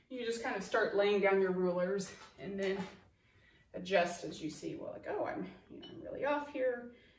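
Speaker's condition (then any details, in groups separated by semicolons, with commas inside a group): No condition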